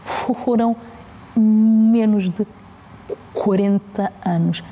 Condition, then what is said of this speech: Stuttering. Eu, ainda a iniciar, a cumprimentar, a pessoa já tinha desligado o telefone.